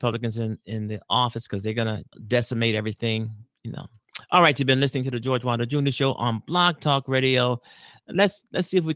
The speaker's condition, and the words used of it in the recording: No condition.